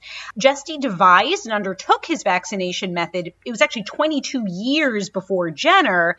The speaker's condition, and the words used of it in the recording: No condition.